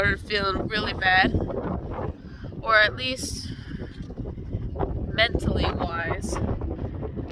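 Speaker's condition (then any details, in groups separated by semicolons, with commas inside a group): No condition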